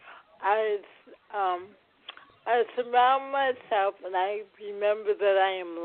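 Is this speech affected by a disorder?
Yes: cerebral palsy.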